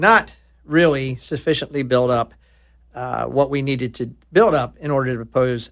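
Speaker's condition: No condition

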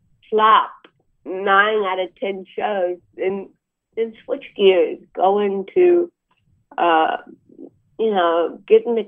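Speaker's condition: Cerebral palsy; about 63 years old

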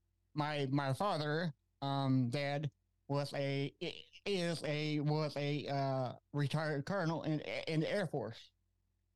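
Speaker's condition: Cerebral palsy; from birth, special education throughout school, learned slower; age 43

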